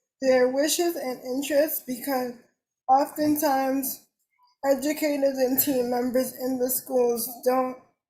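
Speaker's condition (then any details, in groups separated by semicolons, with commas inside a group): Cerebral palsy; cerebral palsy, uses wheelchair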